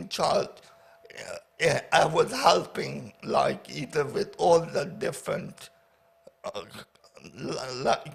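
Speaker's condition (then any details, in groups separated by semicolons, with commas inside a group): Paraplegia with essential tremor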